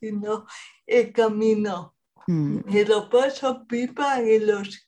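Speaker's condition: Cerebral palsy; present at least 40 years

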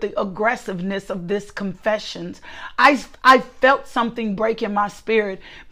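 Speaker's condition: No condition

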